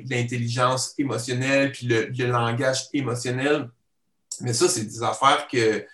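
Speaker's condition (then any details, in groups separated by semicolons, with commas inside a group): Stuttering; full control would need changed voice; repeated sounds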